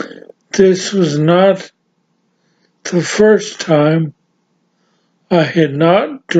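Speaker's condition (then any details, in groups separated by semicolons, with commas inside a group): Severe traumatic brain injury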